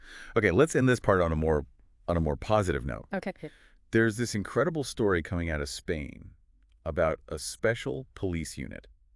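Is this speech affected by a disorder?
No.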